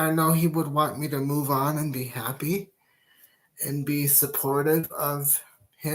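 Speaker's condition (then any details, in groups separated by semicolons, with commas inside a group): Cerebral palsy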